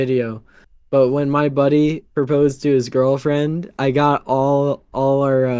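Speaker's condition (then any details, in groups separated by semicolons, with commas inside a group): No condition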